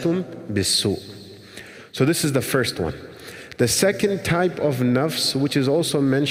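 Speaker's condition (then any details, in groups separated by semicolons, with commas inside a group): No condition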